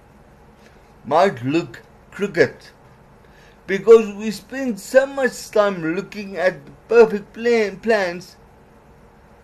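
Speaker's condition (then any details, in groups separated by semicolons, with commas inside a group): Cerebral palsy; some words unclear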